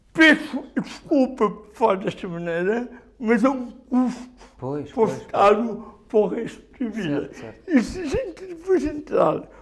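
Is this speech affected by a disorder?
Yes: cerebral palsy.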